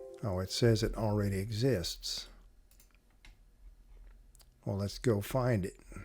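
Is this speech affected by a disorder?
No.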